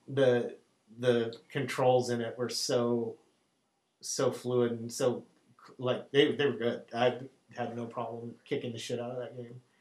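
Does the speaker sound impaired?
Yes: stutter; stutter from age two, eased when mother silenced siblings, returned after repeated kicks to head; still stutters, mild, not very noticeable, not fully over it, uses mother's slow-down techniques; slows speech down, downplays it so listeners think spaced out; here repeated words, blocks.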